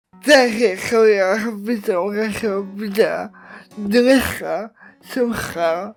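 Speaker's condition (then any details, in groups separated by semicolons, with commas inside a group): Cerebral palsy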